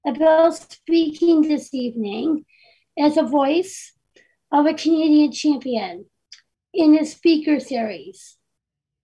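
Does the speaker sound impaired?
Yes: Down syndrome; voice donated to Google project understood to train Google personal assistants to recognize diverse speakers.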